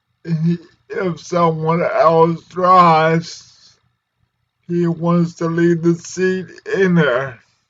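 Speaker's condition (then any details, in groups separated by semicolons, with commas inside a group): Cerebral palsy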